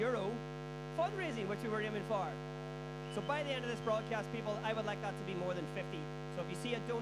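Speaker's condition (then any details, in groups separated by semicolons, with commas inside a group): No condition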